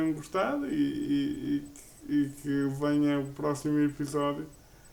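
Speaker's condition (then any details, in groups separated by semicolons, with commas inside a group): Cerebral palsy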